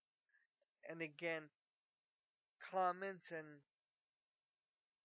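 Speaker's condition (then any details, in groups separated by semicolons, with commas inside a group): Cerebral palsy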